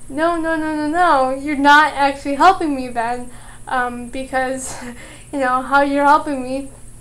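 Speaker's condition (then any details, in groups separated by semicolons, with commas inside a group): Cerebral palsy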